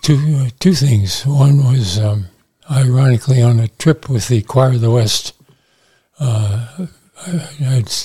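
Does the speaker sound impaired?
Yes: Parkinson's disease; early loss of smell, weak shoulder, little tremor, slightly unstable on feet, subdued gestures and movements; about 15 years since diagnosis, on medication, regular exercise including boxing, cycling, weights, walking.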